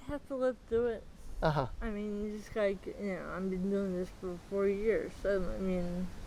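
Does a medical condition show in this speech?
Yes: athetoid cerebral palsy; athetoid type, quadriplegia, moderate to severe.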